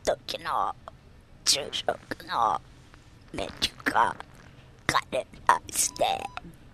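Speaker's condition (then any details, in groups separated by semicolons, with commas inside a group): Myasthenia gravis; ventilator since age 26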